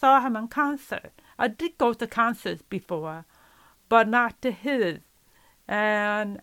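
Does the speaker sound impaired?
Yes: profound deafness; profoundly deaf since earliest memory, legally blind from early 20s, 10% peripheral vision left; relies on lip reading, knows some sign language but rarely uses it; learned to speak with speech therapist help, therapy in elementary and high school.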